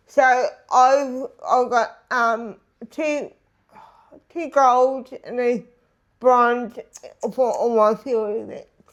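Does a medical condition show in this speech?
Yes: disability affecting speech.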